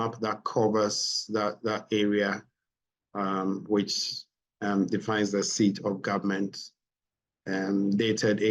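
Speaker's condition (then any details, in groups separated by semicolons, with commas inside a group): No condition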